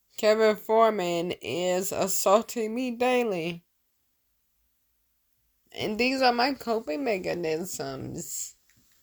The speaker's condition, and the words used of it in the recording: Dysarthria. What you're hearing right now is my Dysarthria.